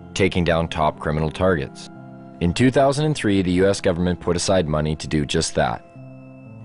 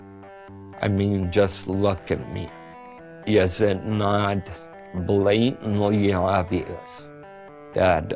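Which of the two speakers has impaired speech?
The second: multiple sclerosis; after smoking marijuana.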